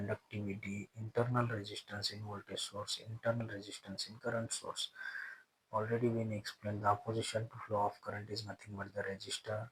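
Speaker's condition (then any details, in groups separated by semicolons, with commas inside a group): No condition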